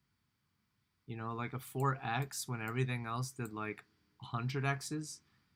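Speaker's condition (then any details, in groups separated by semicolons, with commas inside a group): No condition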